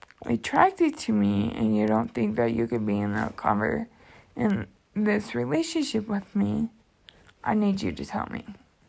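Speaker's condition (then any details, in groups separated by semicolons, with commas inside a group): Cerebral palsy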